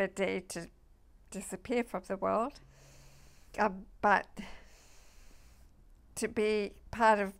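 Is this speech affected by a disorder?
Yes: MND (ALS).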